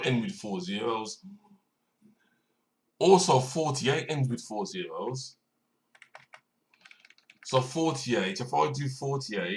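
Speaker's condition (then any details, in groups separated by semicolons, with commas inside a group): No condition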